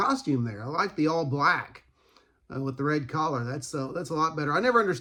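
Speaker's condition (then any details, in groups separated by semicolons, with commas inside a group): No condition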